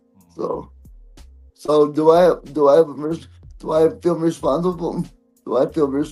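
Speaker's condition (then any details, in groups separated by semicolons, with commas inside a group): Cerebral palsy; present from birth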